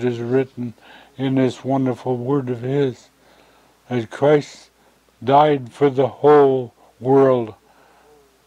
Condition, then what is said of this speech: Stroke. His speech slurred, his hands trembled.